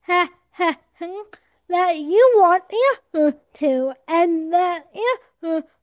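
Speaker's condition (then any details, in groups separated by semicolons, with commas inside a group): Cerebral palsy; adult, 24 years old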